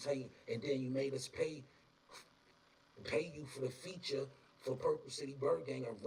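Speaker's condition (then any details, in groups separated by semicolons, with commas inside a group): No condition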